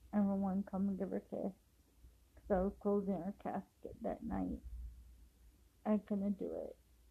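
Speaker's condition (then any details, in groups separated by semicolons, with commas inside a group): Cerebral palsy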